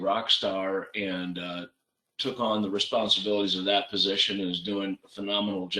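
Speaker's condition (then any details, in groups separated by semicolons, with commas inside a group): No condition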